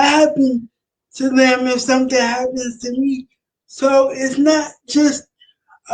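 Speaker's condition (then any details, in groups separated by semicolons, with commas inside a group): Cerebral palsy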